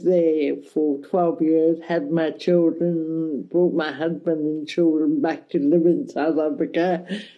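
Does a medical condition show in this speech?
Yes: cerebral palsy; mild, affects balance and hand control, walks, wheelchair after long flights, breathless rushing off planes; speech affected a bit.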